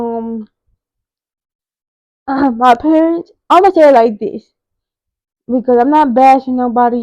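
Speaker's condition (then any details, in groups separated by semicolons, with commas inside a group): Cerebral palsy; wheelchair user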